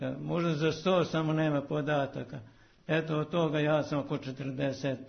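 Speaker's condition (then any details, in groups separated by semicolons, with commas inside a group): Parkinson's disease; converses normally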